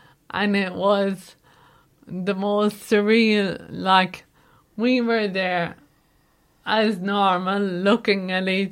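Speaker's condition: Motor neuron disease; balance gone when walking

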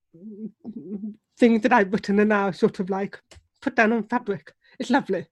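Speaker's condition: Deafness; relies on lip reading

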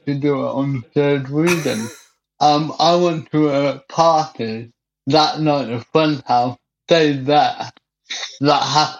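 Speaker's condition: Cerebral palsy; birth complications, breathing stopped, cesarean, incubator, walked fine until 5, then physiotherapy, walking frame, wheelchair; sometimes mistaken for drunk or on drugs, cannot drink from glass, uses straw, blowing breathalyzer hard

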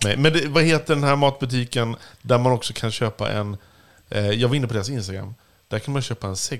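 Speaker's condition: No condition

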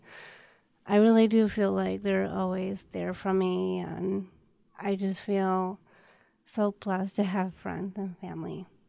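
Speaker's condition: Down syndrome; also hard time breathing

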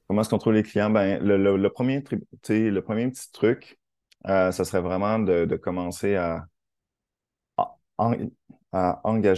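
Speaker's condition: Stuttering; lives with stuttering; blocks somewhat when speaking, attributed to capricious vocal cords; repeated sounds, repeated words

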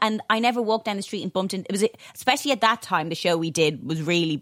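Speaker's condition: No condition

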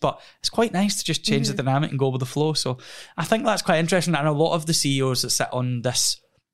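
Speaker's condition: No condition

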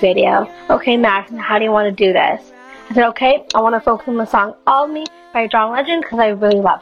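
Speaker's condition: Down syndrome; age 21

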